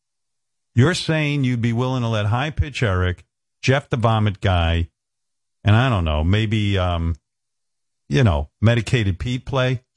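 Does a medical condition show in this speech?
No.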